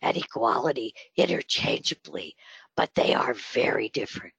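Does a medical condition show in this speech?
Yes: spasmodic dysphonia; breathy voice from Botox treatment, sounds like Marilyn Monroe.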